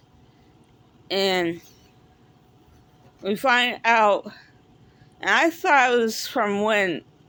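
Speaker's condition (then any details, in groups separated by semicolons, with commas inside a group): Cerebral palsy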